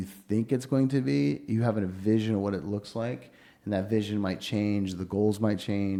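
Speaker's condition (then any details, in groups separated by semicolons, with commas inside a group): No condition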